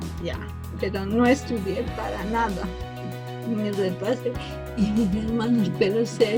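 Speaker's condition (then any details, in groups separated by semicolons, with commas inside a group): Cerebral palsy from birth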